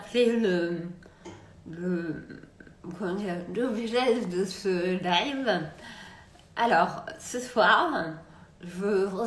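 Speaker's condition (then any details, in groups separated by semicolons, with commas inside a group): Multiple sclerosis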